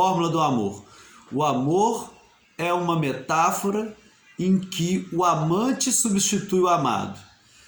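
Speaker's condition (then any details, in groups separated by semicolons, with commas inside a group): No condition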